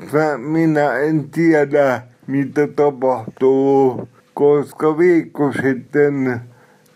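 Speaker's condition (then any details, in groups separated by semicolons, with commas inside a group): Cerebral palsy; somewhat unclear, self-described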